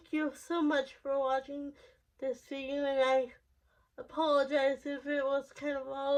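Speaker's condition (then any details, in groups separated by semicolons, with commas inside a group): Cerebral palsy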